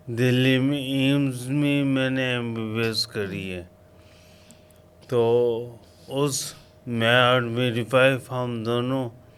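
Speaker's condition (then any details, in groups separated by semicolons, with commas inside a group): Coma after road accident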